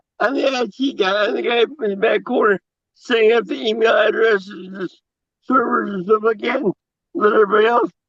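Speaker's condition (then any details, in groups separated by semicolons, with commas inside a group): Cerebral palsy; audible in voice, distinctive speech pattern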